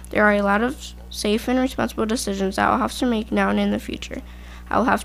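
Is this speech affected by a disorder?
No.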